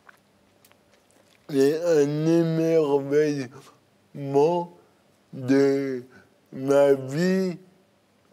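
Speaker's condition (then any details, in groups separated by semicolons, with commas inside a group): Cerebral palsy; birth injury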